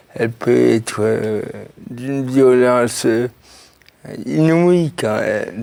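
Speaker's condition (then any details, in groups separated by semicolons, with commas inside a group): Cerebral palsy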